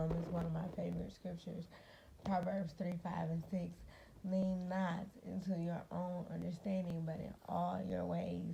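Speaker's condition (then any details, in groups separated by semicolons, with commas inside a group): Cerebral palsy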